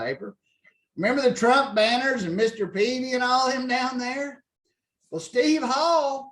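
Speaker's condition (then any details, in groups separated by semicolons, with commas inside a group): No condition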